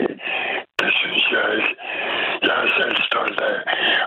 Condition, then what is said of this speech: Throat cancer. Så jeg har sådan, at jeg skal bruge en masse luft for at få stemmen frem.